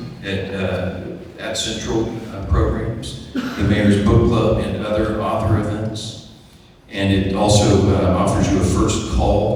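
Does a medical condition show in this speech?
No.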